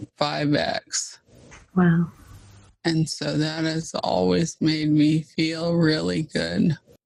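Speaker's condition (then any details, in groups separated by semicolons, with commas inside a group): ALS (Lou Gehrig's disease); fast progressing form; voice wonky, full voice earlier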